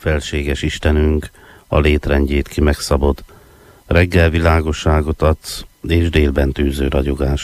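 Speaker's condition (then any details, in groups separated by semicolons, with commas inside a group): No condition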